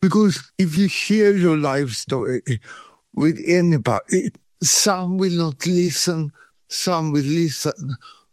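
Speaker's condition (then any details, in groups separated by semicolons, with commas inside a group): Cerebral palsy; body shaking 40 years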